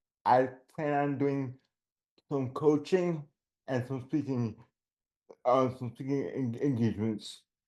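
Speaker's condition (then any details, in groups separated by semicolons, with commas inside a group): Generalized dystonia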